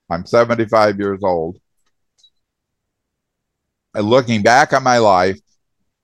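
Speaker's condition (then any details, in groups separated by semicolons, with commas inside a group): No condition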